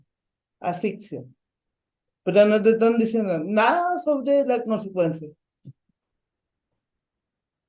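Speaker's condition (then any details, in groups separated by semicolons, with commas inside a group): Ataxic cerebral palsy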